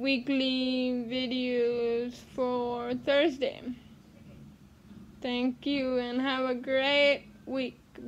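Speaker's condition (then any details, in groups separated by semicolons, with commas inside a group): Cerebral palsy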